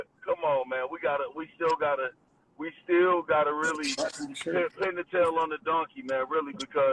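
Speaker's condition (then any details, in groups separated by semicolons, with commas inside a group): No condition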